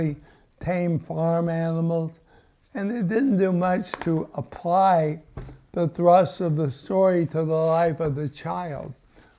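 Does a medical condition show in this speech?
Yes: ALS.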